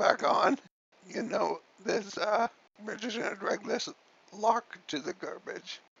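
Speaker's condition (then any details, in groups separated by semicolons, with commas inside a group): Cerebellar ataxia from brain tumour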